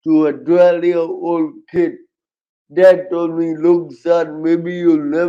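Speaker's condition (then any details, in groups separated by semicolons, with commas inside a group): Cerebral palsy, severe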